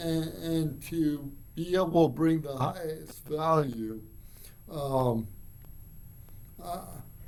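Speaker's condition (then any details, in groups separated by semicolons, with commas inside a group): Cerebral palsy; from birth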